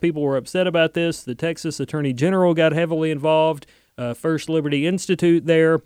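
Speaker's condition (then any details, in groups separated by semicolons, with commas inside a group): No condition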